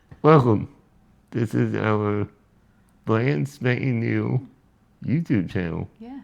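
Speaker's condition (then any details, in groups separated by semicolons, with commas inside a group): Spinal muscular atrophy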